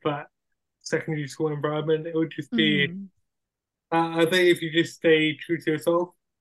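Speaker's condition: Cerebral palsy; wheelchair user

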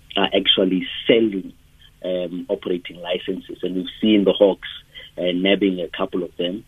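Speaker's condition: No condition

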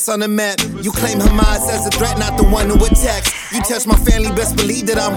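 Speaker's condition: No condition

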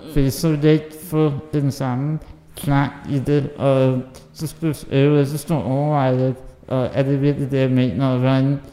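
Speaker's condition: Muscular dystrophy (muskelsvind); both parents carry gene fault

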